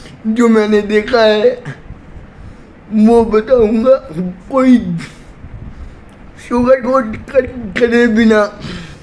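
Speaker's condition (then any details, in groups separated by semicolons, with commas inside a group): Cerebral palsy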